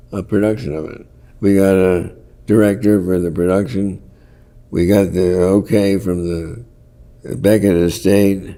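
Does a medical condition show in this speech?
Yes: Parkinson's; worsening, often debilitating.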